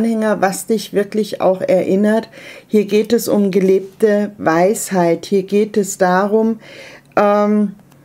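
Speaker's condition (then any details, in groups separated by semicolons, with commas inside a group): No condition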